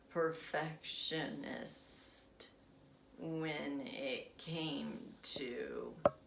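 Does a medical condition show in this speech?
Yes: essential tremor; affects legs as well.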